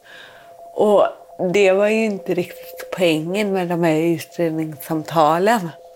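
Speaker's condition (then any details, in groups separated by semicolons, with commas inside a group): Cerebral palsy; cerebral palsy from birth asphyxia, umbilical cord around neck, born without heartbeat, resuscitated; somewhat harder to move, some balance difficulty, manages everything but differently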